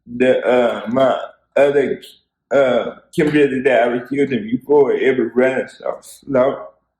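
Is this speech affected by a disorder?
Yes: cerebral palsy; spastic quadriplegic.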